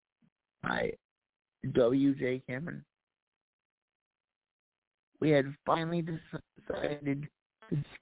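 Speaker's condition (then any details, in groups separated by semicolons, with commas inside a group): Cerebral palsy; voice improved over last year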